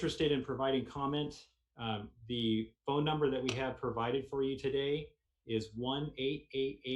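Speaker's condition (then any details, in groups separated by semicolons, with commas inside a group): No condition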